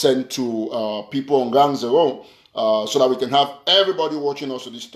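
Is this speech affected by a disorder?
No.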